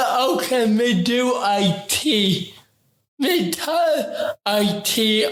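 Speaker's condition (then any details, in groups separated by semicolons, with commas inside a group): Ataxic cerebral palsy; ataxic form, affects coordination, movement, posture, balance; affects talking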